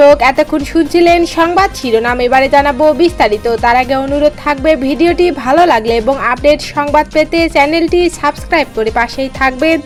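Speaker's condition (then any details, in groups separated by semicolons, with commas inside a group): No condition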